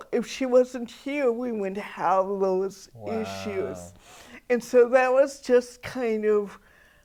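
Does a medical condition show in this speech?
Yes: cerebral palsy; atypical speech.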